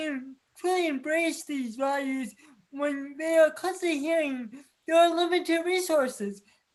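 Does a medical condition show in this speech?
Yes: cerebral palsy; from birth.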